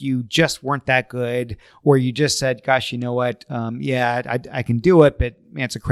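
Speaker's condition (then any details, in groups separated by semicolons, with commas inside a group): No condition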